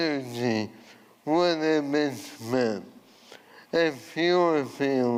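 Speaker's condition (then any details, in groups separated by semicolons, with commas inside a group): ALS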